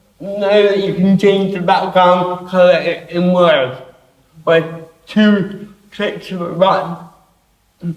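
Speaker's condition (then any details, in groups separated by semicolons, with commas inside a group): Cerebral palsy; affects hands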